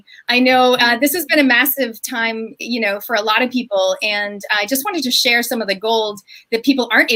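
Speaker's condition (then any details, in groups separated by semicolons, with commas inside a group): No condition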